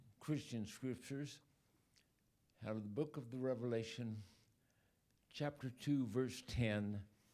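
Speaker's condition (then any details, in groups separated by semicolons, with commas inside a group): ALS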